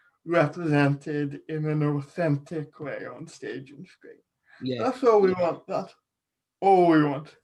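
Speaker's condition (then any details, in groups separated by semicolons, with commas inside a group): Cerebral palsy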